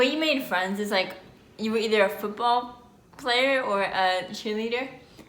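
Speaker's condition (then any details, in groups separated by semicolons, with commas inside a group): Cerebral palsy, mild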